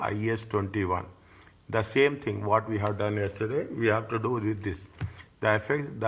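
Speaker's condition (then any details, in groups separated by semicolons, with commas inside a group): No condition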